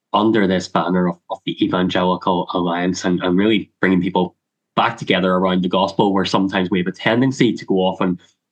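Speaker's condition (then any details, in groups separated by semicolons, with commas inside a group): Cleft lip and palate; congenital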